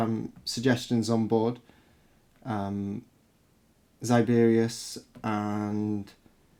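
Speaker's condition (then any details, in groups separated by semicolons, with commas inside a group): No condition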